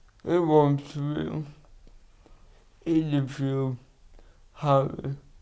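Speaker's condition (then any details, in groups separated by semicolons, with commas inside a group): Cerebral palsy; birth injury, not breathing at birth; speech therapy, physio, uses wheelchair, seizures; receives speech therapy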